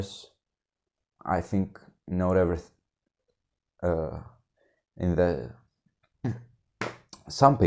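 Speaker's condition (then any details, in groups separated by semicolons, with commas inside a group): No condition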